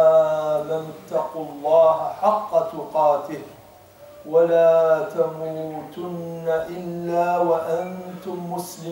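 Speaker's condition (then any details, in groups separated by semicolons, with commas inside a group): No condition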